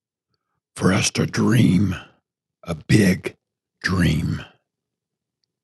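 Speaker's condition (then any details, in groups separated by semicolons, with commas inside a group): Partial laryngectomy from throat cancer; voice sounds different from typical voices, strangers ask if sick, still understandable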